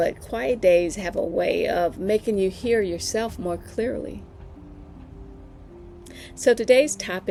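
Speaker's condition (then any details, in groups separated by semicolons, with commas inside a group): No condition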